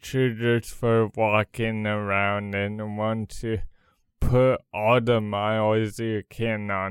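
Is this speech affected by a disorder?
Yes: cerebral palsy; congenital, did not walk until age three, runs competitively, first Nike professional runner with cerebral palsy; wears Nike Pegasus Fly Ease shoes.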